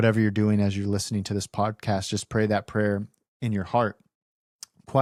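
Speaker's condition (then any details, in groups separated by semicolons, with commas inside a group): No condition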